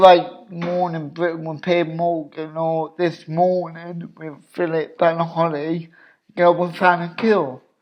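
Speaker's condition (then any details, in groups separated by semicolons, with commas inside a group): Cerebral palsy; obvious speech impediment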